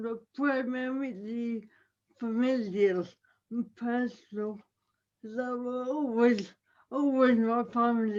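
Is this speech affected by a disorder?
Yes: cerebral palsy; audible speech impairment.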